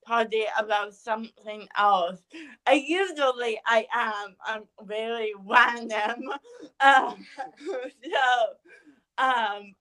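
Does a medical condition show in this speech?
Yes: cerebral palsy; affects speech, audible on podcast, new people, coworkers, family sometimes ask for repetition.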